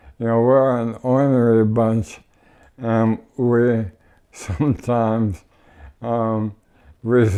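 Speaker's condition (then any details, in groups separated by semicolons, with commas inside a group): ALS; hard to exhale and clear CO2, breathing against constant pressure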